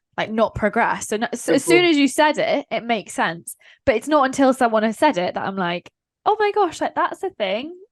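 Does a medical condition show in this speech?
No.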